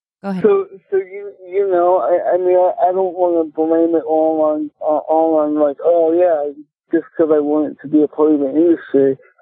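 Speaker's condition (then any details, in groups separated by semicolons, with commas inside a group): Cerebral palsy; speech affected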